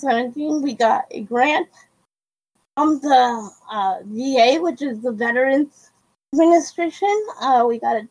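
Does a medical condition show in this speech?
Yes: cerebral palsy; wheelchair user.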